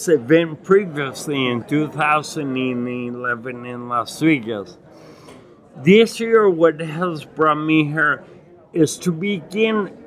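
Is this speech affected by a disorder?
Yes: acquired ataxia with dysarthria; Lance-Adams syndrome, contaminated-jacuzzi Legionnaires' pneumonia, 12-day induced coma, brain damage, myoclonus, onset age 39; daily poor balance and hand coordination, told no cure or medication; difficult articulation, speaking feels like elephant on chest, gets winded, bites tongue 2-3 times daily.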